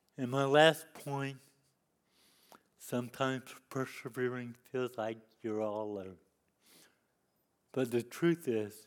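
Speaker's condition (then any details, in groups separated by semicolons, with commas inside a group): Cerebral palsy; lifelong disability since youth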